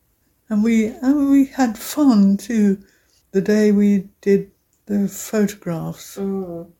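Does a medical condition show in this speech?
Yes: aphasia after stroke; aphasia after stroke affecting speaking, reading and writing, relearned counting through knitting; loses words mid-sentence, quieter voice, initially could not speak, speaking German with brother helped.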